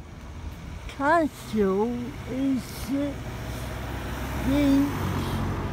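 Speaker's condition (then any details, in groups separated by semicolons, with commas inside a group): Cerebral palsy; spastic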